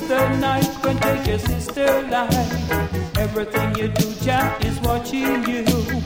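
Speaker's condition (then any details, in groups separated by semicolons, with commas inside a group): No condition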